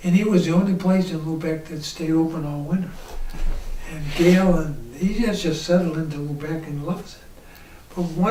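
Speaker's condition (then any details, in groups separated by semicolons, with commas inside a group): ALS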